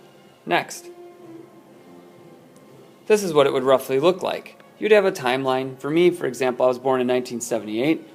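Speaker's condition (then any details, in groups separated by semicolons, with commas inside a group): No condition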